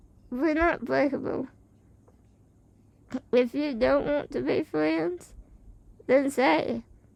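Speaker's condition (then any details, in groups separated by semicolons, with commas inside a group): Spinal muscular atrophy type 2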